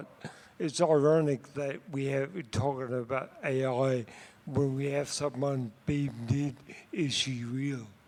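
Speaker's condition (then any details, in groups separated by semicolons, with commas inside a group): Brain injury; altered voice from brain injury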